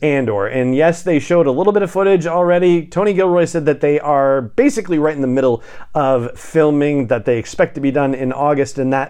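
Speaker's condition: No condition

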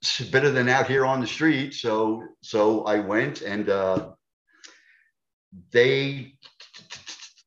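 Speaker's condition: Stuttering; since childhood, uncle also stuttered, made to speak with marbles in mouth as child; 90% of speech stuttered into 20s, avoided speaking in class due to mockery; repeated words, blocks

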